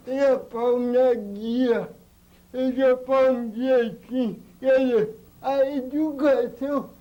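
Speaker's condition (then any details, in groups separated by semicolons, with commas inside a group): Cerebral palsy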